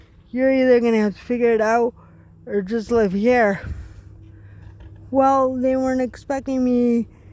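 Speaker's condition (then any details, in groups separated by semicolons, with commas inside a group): Cerebral palsy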